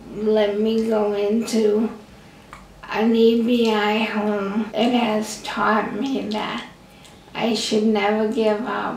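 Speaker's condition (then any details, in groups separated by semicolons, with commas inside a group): Acquired brain injury; occupational, physical and speech therapy, relearning feeding self; could not talk, had to relearn speaking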